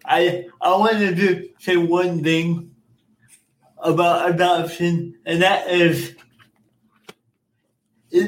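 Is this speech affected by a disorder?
Yes: cerebral palsy; cerebral palsy from birth.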